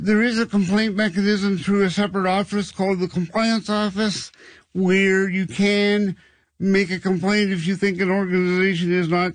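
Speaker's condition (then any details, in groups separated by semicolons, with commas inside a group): Cerebral palsy; past childhood orthopedic surgeries like hip and heel cord operations, some 40 years ago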